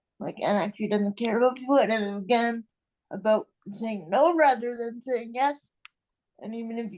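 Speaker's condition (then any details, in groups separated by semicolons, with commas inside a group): Cerebral palsy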